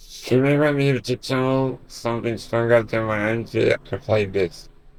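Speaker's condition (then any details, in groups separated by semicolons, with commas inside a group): Duchenne muscular dystrophy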